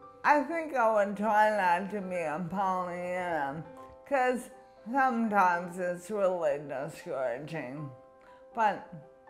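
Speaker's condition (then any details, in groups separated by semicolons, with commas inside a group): Primary lateral sclerosis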